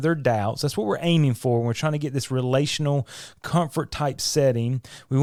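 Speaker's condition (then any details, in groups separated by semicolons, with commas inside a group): No condition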